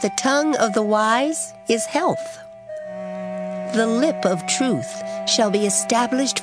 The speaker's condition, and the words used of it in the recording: No condition.